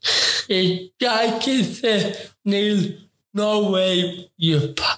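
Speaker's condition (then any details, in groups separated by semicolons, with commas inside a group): Ataxic cerebral palsy; affects talking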